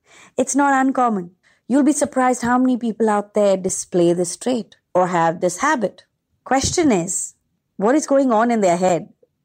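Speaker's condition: No condition

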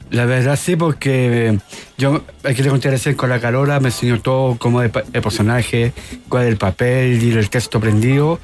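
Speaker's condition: Down syndrome

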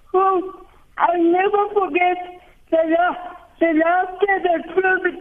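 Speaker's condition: Cerebral palsy; non progressive brain injury or malformation during brain development, wheelchair user, feet somewhat affected; speaking via smartphone held by helper, phone interfering with audio; speech impaired by cerebral palsy, listeners asked for patience and attention

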